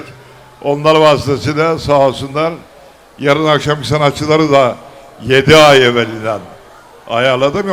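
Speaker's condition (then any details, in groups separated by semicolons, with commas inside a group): No condition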